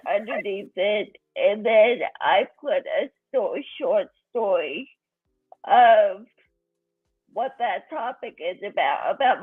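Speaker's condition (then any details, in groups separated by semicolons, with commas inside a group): Cerebral palsy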